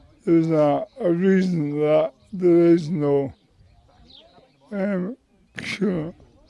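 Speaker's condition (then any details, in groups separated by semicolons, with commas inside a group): MND; about 4.5 years since diagnosis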